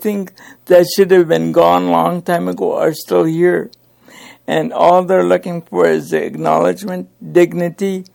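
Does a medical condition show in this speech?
Yes: cerebral palsy; present from birth.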